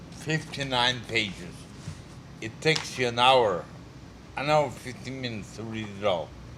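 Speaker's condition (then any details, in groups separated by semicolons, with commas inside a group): Multiple sclerosis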